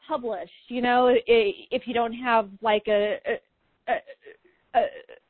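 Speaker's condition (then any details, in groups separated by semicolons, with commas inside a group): Stuttering; adult stuttering, present since childhood; still stutters; repeated sounds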